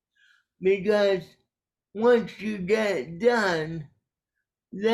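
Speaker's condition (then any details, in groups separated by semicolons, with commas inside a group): Cerebral palsy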